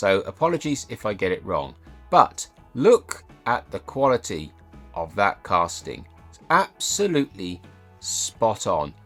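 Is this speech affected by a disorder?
No.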